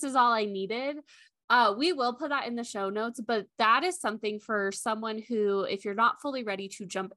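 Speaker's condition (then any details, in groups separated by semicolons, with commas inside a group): No condition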